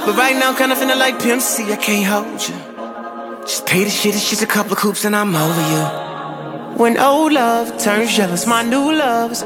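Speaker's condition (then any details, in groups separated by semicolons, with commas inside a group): No condition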